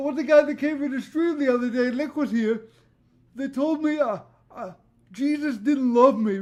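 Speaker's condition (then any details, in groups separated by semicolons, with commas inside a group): Cerebral palsy; voice tone sometimes odd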